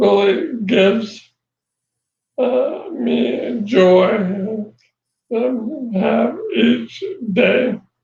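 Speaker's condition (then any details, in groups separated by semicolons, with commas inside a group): ALS; progressive, onset around age 50; about three years since diagnosis, growing weakness; voice changed early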